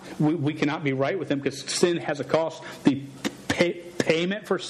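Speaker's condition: Stutter; sometimes unable to say own name in public; repeated sounds, prolonged sounds

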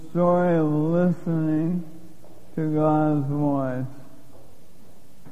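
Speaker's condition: Lou Gehrig's disease; given 3 to 5 years to live

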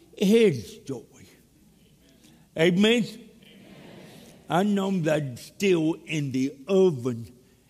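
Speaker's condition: Cerebral palsy; speech impediment

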